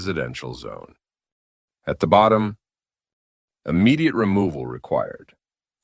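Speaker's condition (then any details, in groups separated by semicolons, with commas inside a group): No condition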